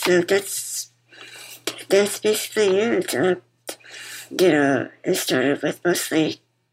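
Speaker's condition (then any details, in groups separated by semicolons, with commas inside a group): Muscular dystrophy; congenital form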